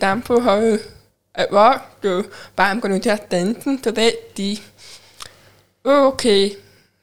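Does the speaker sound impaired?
Yes: profound deafness, cochlear implant; learned to listen through implant, sign language learned around age 16; getting tired, following conversations exhausting; learned to talk before sign language, speaks to hearing people, signs to deaf people.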